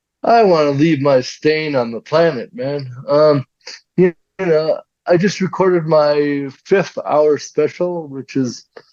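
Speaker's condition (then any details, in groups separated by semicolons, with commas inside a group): Cerebral palsy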